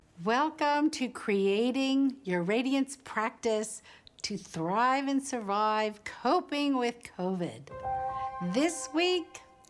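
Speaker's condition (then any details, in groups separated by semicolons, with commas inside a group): No condition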